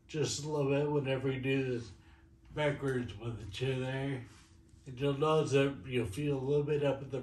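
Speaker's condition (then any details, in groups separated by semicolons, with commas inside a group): Friedreich's ataxia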